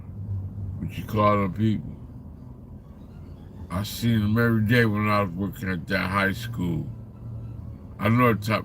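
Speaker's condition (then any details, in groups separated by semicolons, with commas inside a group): Slurred speech; still slurs words occasionally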